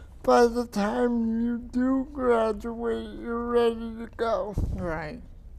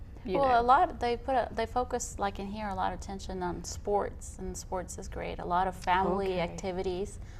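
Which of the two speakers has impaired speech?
The first: cerebral palsy.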